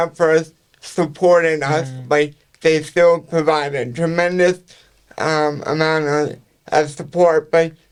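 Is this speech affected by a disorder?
Yes: cerebral palsy; speech affected to an extent.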